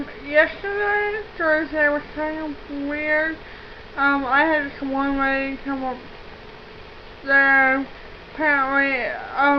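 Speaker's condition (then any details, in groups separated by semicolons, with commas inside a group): Cerebral palsy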